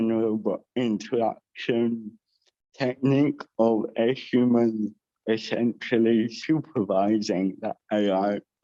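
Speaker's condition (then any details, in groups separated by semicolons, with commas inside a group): Cerebral palsy with dysarthria; all four limbs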